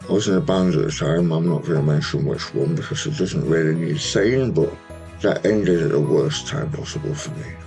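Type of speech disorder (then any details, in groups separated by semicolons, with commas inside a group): Speech after partial glossectomy; tongue cancer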